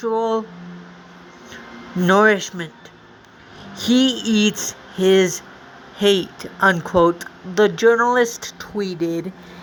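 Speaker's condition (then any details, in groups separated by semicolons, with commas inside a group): Cerebral palsy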